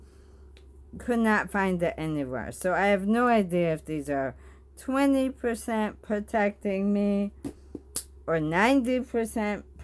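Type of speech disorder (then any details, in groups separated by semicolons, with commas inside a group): Bulbar dysarthria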